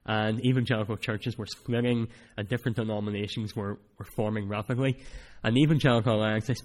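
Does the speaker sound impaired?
Yes: cleft palate; speech not that clear at times.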